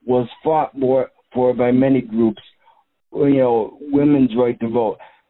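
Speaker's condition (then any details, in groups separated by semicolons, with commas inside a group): Cerebral palsy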